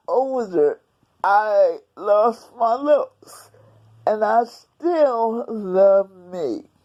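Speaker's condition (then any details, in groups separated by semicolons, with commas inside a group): Cerebral palsy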